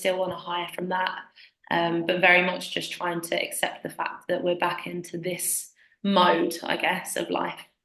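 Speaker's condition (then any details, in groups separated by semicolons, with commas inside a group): No condition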